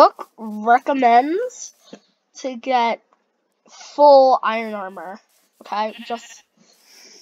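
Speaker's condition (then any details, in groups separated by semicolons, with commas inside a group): No condition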